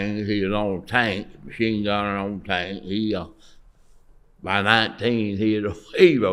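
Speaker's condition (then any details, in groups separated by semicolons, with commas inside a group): Parkinson's; aged 85, still able to draw, paint, write, build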